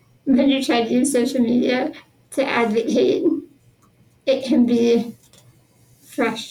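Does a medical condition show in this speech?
Yes: spinal muscular atrophy; 33 years old, uses power wheelchair.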